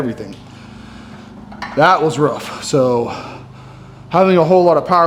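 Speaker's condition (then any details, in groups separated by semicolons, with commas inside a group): No condition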